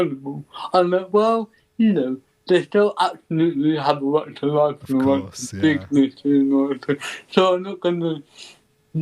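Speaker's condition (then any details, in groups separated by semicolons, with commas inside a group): Cerebral palsy; ataxic type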